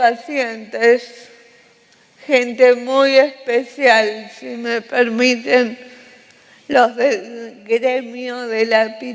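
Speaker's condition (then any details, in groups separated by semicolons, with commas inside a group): Cerebral palsy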